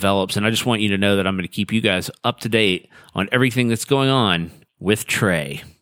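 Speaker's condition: No condition

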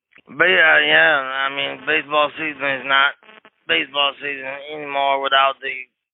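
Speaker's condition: Cerebral palsy; wheelchair user

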